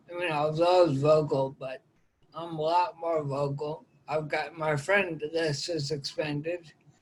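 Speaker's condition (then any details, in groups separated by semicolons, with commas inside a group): Ataxia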